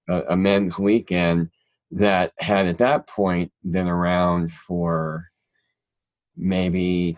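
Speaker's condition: Cleft palate; talked funny as a child

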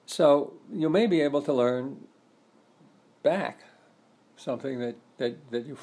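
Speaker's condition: Parkinson's disease; earlier breathing trouble during sleep, reduced gait, stooped posture, stiff right arm, lost force and speed; about 10-11 years since diagnosis, age 79, walks almost daily, regular yoga practice, good posture

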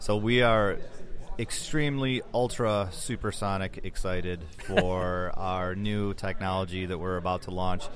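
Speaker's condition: No condition

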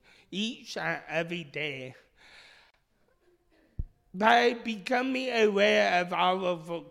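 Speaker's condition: Speech impediment; initially misdiagnosed

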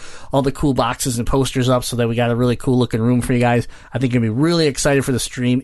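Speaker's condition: Cleft palate; congenital

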